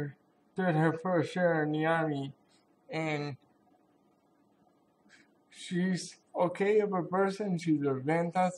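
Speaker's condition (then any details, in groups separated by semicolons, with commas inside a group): Cerebral palsy; sometimes hard to speak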